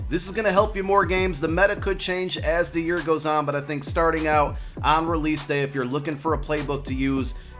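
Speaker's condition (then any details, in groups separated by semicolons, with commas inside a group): No condition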